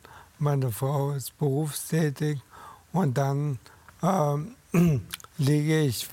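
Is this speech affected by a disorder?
Yes: ALS; diagnosed at 47 after two months, first suspected carpal tunnel, disc or stroke; almost 10 years since diagnosis, companion Cassandra Menten, alternative therapies tried, cannot go out alone.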